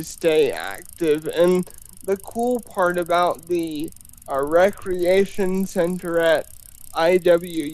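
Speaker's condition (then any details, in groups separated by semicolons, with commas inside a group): Spastic cerebral palsy; spastic form, quadriplegia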